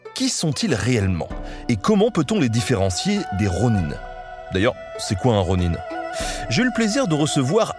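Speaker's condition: No condition

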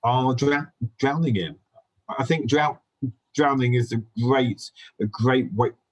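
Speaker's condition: Stammer; possibly linked to hearing difficulties from illness in first 3 or 4 years, affecting language; repeated sounds, repeated words

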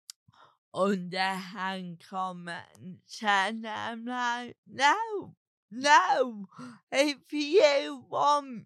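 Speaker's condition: Cerebral palsy; talks differently

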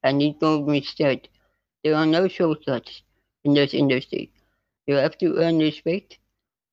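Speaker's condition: Spinal muscular atrophy type 2; neuromuscular

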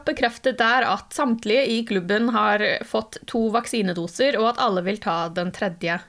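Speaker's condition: No condition

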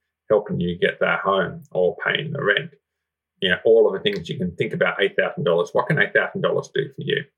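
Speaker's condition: Profound deafness, congenital, severe profound hearing loss; profound deafness since birth

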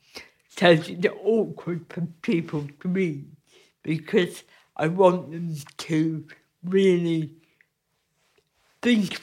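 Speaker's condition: Cerebral palsy; loses balance often

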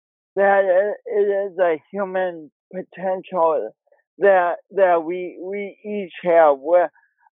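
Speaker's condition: Cerebral palsy; affects speech and body coordination; practices yoga, started at Sioux Falls YMCA; pronounced speech impediment, imperfect voice with speech impediment quality

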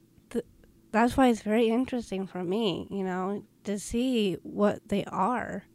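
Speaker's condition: Down syndrome; present since birth

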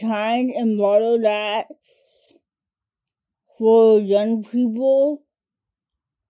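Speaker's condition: Cerebral palsy; cerebral palsy diagnosed as toddler, mainly affects speech and fine motor skills; speech primarily affected

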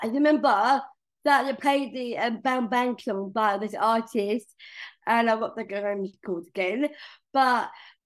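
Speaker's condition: Down syndrome; age 21

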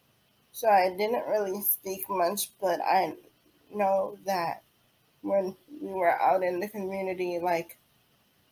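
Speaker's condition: Cerebral palsy; age 28, needs help with most daily living activities

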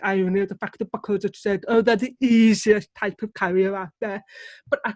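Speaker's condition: Deafness; relies on lip reading

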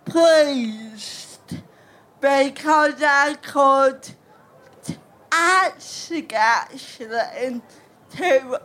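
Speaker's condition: Cerebral palsy; fell on stage at Royal Albert Hall

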